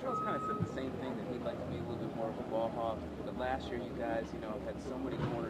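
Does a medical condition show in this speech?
No.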